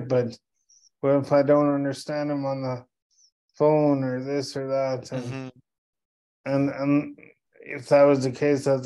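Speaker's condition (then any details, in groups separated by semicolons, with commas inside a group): Cerebral palsy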